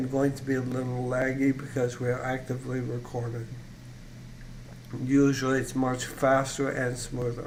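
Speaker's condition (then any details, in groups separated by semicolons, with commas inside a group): ALS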